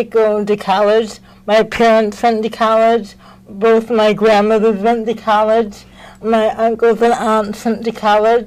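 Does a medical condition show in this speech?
Yes: mild cerebral palsy; mild, affects speech and gait.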